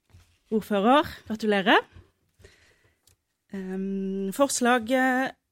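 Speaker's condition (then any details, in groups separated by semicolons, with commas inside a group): No condition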